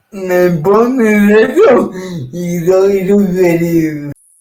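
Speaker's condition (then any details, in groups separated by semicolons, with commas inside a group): Cerebral palsy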